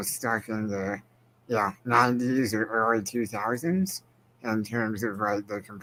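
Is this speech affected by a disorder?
Yes: spinal muscular atrophy.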